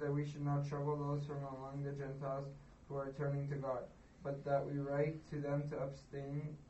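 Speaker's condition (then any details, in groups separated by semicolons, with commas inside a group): No condition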